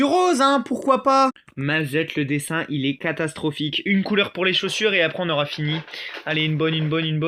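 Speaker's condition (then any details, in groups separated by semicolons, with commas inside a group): No condition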